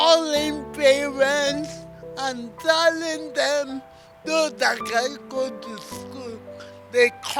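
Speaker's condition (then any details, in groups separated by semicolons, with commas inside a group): Cerebral palsy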